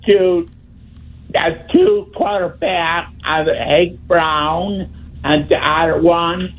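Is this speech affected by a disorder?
Yes: speech impediment; wheelchair user.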